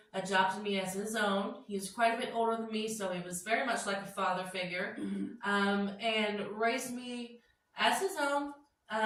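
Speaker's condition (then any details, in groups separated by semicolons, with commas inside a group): No condition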